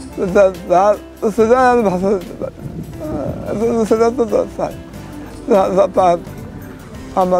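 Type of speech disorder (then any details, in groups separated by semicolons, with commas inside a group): Speech after total glossectomy; tongue cancer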